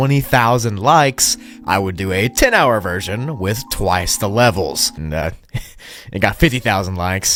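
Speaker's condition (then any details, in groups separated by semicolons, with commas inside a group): No condition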